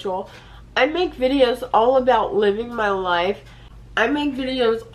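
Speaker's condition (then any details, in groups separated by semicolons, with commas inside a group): Cerebral palsy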